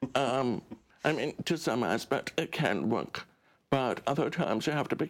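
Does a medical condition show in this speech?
Yes: deaf; relies on subtitles.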